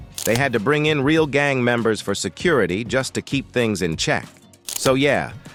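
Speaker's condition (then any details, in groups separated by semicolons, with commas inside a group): No condition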